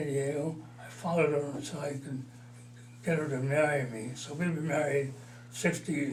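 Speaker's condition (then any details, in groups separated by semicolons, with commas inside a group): Parkinson's disease, mild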